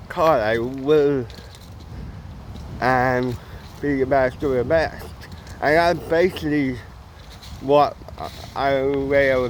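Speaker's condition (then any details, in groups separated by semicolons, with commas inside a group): Cerebral palsy; mild, ataxic type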